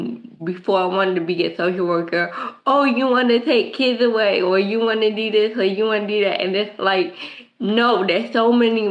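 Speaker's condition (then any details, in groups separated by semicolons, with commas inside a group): Cerebral palsy; present since birth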